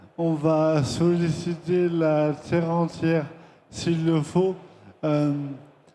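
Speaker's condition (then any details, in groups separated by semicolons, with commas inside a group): ALS (maladie de Charcot); aggressive progression; speech much slower than a year ago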